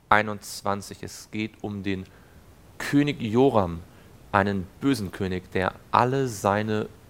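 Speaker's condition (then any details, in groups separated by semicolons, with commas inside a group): No condition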